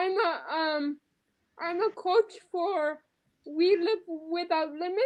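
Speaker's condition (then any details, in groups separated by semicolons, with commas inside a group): Quadriplegic cerebral palsy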